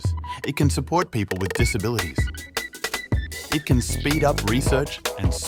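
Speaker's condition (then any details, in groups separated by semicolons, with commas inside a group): No condition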